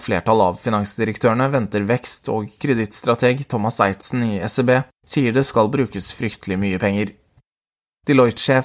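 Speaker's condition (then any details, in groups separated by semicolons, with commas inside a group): No condition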